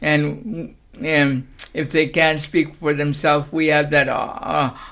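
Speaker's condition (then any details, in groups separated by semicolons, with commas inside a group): Cerebral palsy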